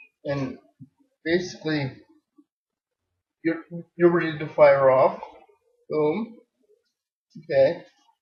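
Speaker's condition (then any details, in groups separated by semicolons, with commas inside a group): Cerebral palsy, spastic diplegia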